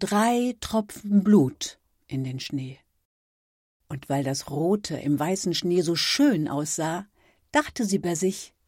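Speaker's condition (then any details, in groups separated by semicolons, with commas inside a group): No condition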